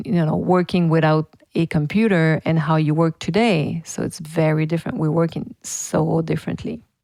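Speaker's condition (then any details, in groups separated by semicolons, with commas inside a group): No condition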